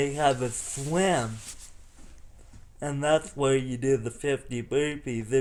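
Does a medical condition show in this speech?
Yes: cerebral palsy.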